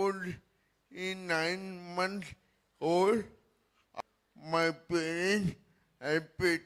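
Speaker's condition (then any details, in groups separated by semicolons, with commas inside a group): Cerebral palsy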